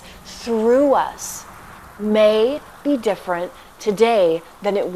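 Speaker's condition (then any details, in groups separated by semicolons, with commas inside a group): No condition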